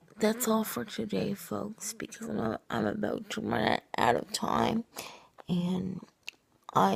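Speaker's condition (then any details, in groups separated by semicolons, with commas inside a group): Cerebral palsy, triplegia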